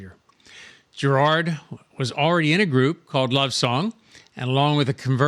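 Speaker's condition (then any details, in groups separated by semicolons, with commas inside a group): No condition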